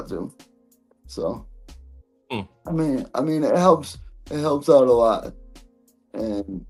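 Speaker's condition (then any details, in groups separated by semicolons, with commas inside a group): Cerebral palsy; present from birth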